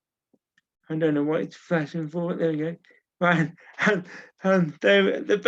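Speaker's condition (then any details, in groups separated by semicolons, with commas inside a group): Cerebral palsy; from birth, uses wheelchair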